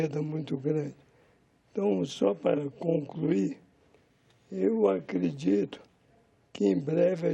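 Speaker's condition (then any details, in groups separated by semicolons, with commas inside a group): Amyotrophic lateral sclerosis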